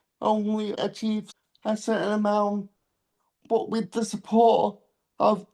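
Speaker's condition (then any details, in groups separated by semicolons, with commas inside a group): Cerebral palsy; diagnosed around 10 months old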